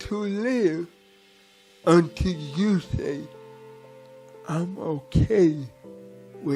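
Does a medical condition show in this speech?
Yes: cerebral palsy; from birth.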